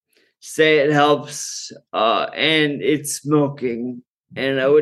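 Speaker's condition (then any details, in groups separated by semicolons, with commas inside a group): Friedreich's ataxia; normal childhood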